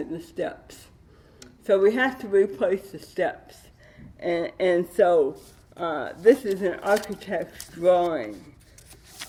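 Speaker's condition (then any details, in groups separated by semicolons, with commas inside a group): Cerebral palsy with dystonia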